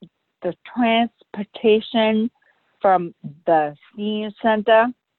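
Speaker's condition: Brain aneurysm rupture; not even four years since rupture, still learning to walk, swerves from balance issues

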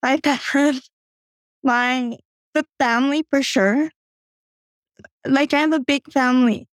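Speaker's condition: Cerebral palsy; walks up to 10,000 steps daily with walker

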